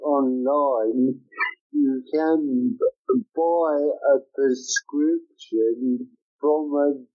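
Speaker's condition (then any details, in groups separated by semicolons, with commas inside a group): Cerebral palsy; from birth, caused by lack of oxygen to the brain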